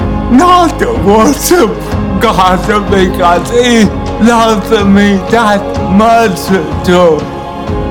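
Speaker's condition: Cerebral palsy; congenital cerebral palsy

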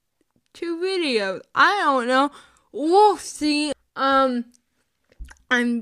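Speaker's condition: Cerebral palsy; chronic illness and disability

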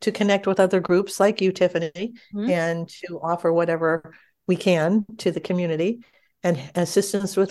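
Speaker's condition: No condition

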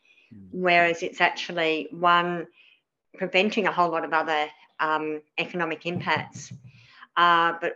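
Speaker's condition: Cleft palate; dental services

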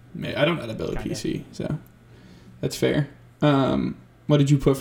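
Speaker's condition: No condition

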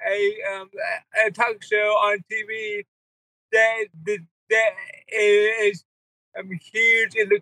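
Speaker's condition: Cerebral palsy; mind thinks faster than can talk

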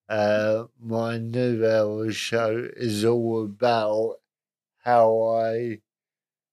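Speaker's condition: Cerebral palsy, moderate; spastic

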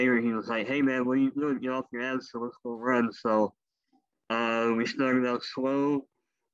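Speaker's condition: Cleft lip and palate; elective leg amputations

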